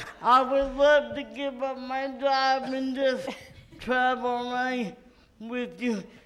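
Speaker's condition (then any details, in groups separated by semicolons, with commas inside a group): Cerebral palsy; from birth, uses wheelchair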